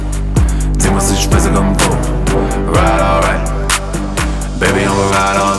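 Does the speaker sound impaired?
No.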